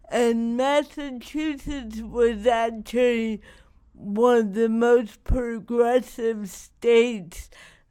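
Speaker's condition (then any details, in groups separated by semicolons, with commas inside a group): Cerebral palsy; wears down with age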